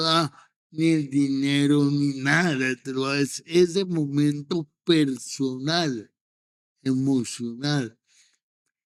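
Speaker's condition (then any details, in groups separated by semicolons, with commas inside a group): Cerebral palsy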